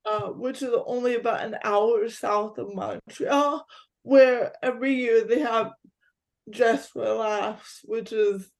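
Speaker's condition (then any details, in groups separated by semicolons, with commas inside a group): Cerebral palsy; physical disability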